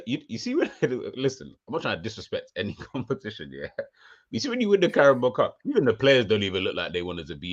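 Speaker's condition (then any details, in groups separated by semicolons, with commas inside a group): No condition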